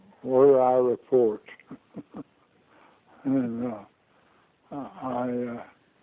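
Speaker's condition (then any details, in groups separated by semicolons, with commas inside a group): Parkinson's disease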